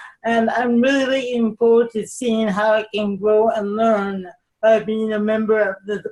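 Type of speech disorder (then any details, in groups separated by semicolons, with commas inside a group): Cerebral palsy, mild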